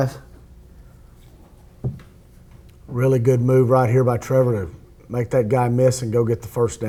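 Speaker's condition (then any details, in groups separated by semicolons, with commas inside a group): No condition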